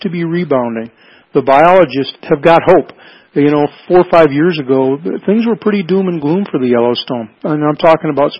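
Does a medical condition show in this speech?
No.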